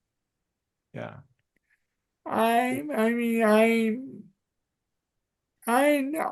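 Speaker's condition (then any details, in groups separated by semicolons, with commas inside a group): Cerebral palsy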